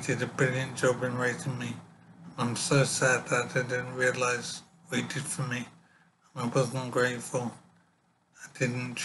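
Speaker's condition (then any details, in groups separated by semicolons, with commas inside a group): Brain injury; severe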